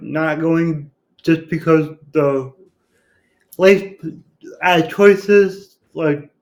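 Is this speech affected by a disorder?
Yes: cerebral palsy; from birth complication, born without pulse or breathing and revived, diagnosed near age one.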